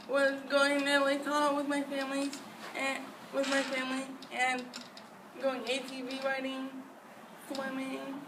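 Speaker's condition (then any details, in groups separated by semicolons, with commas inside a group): Cerebral palsy; spastic quadriplegic, wheelchair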